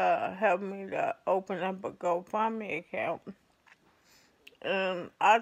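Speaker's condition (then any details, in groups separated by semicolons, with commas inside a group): ALS; affects hands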